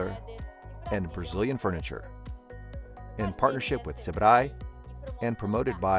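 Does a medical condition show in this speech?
No.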